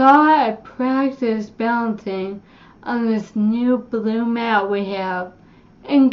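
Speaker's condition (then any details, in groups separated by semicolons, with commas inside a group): Cerebellar ataxia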